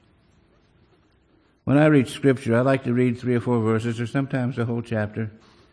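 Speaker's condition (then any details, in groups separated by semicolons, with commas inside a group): Parkinson's disease; impaired balance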